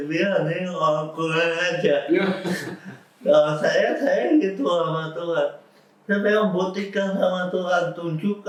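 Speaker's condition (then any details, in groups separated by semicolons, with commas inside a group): Cerebral palsy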